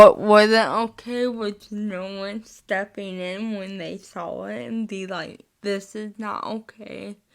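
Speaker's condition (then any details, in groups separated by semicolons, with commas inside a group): Spastic cerebral palsy, mixed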